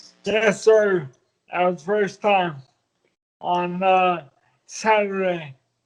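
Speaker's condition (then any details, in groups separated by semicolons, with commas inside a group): Multiple sclerosis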